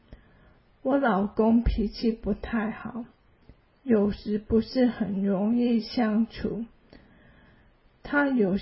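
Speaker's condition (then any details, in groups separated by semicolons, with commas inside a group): ALS; slower speech, quieter voice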